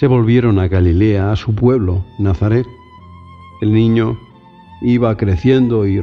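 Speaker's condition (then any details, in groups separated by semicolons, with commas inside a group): No condition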